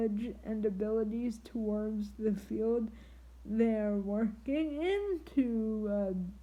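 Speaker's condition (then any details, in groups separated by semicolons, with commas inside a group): Triplegic cerebral palsy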